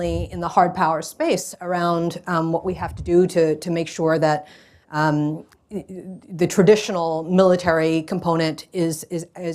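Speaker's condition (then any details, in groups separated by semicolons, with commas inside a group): No condition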